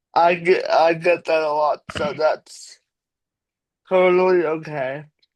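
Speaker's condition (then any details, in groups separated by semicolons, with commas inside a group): Cerebral palsy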